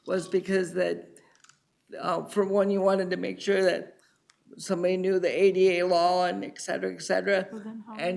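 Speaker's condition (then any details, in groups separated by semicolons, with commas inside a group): Cerebral palsy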